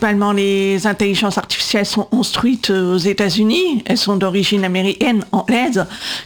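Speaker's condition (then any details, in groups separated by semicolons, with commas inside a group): Congenital deafness, profound sensorineural deafness, cytomegalovirus; diagnosed around 18 months, severe, dropped at 8, left 120 db, right 90 db; cochlear implants left at 8.5, right at 20-22, processors above ears, lip reading, noise hard; 20 years speech therapy, initially three times weekly, learned speaking and voice control, AI misrecognizes speech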